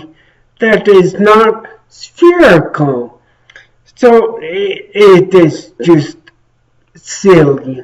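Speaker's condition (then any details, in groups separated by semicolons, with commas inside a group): Traumatic brain injury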